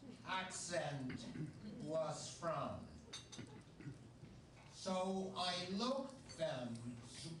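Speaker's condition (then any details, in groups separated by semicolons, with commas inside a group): Aphasia after stroke; severe left brain damage from stroke, right side paralyzed at first, no speech 2 years; foreign-sounding accent, sings to speak, blinked yes and no early, couldn't complete thoughts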